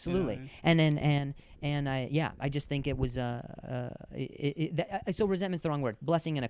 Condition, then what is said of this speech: Stuttering. People made fun of him, and also the speech thing was annoying for him.